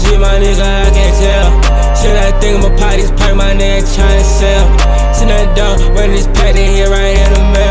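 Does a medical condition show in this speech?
No.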